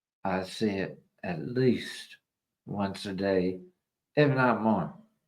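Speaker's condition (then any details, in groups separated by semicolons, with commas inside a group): ALS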